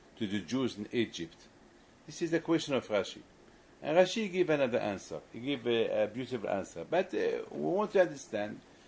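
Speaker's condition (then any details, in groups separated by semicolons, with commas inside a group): No condition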